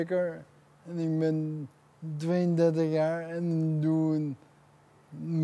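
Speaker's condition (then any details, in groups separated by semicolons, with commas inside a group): Cerebral palsy; some difficulty talking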